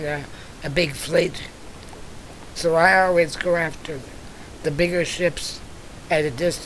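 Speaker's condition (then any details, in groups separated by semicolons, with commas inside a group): Spinal muscular atrophy type two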